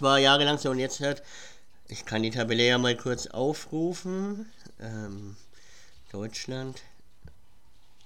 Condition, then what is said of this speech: Cleft palate. Aber dann kam ein Wechsel in ein Land, wo ich, glaube ich, wegen meiner Gaumenspalte gar nicht aussprechen kann.